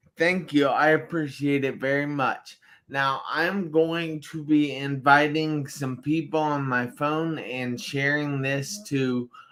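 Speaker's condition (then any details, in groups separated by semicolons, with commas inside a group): Traumatic brain injury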